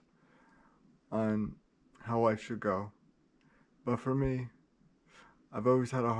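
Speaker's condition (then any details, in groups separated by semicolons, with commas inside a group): Cerebral palsy, spastic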